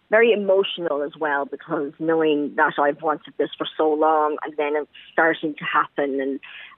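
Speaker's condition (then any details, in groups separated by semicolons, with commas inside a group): Cleft palate; congenital cleft palate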